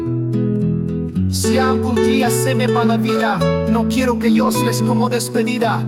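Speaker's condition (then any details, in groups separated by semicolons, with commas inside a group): No condition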